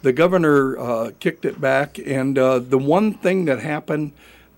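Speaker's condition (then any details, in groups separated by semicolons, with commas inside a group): No condition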